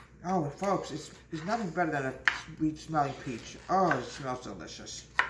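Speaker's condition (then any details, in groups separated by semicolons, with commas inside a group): No condition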